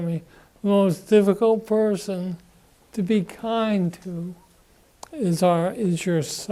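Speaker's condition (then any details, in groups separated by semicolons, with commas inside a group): Parkinson's disease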